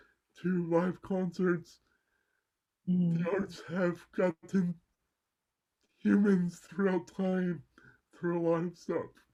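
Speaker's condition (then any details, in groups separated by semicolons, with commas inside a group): Cerebral palsy; mild left side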